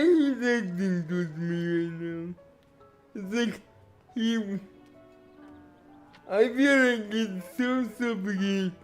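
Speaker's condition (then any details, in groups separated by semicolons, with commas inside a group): Cerebral palsy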